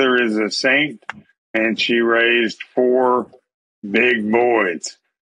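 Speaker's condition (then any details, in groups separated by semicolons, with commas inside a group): ALS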